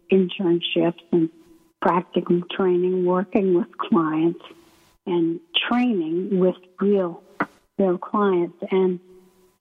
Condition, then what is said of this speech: ALS (motor neuron disease). So my breathing is affected by the ALS. The muscles make it hard to breathe and also make it hard to speak.